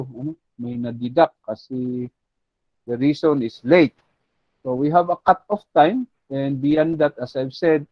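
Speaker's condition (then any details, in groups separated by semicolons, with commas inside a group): No condition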